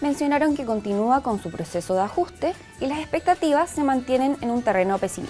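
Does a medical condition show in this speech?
No.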